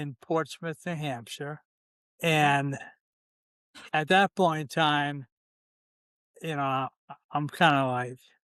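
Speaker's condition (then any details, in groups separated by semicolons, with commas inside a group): ALS, C9 mutation; limb onset in fingers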